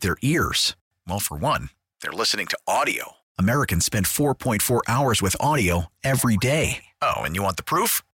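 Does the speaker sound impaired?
No.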